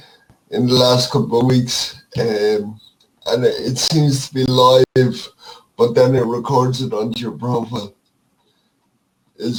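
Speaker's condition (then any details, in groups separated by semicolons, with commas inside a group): Cerebral palsy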